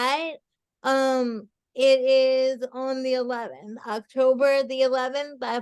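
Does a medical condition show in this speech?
Yes: cerebral palsy.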